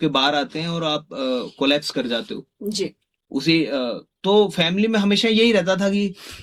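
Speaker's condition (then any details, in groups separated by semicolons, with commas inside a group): No condition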